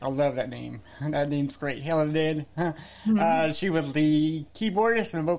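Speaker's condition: Cerebral palsy; back pain

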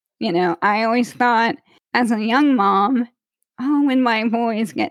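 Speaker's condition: ALS; 16 years since diagnosis

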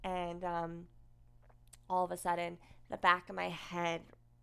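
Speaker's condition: Cleft lip and palate, unilateral

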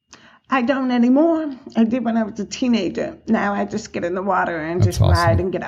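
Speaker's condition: Profound deafness, acquired, profound

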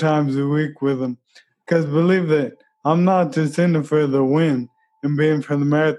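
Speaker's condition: ALS; pushed in running events by Bobby

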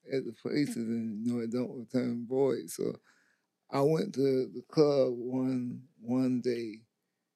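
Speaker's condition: Stroke; blocked neck artery

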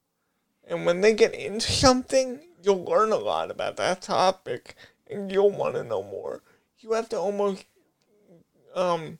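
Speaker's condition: Cerebral palsy; brain disorder, brain injury

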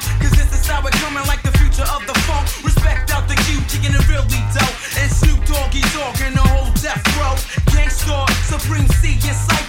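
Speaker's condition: No condition

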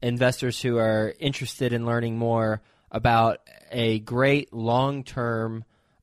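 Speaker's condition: No condition

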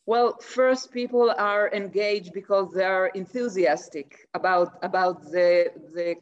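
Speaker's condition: No condition

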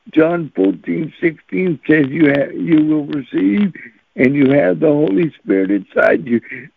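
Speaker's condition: Cerebral palsy; since birth

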